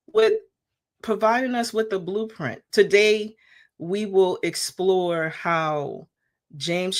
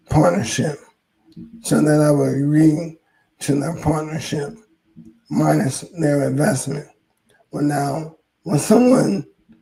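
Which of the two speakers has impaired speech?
The second: ALS; about ten years since diagnosis, wears braces; hoarse voice.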